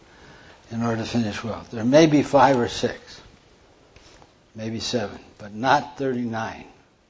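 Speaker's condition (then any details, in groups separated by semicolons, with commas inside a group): Parkinson's; hand tremor during talk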